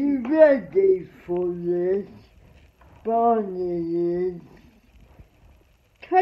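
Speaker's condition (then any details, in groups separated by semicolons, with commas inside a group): Cerebral palsy; spastic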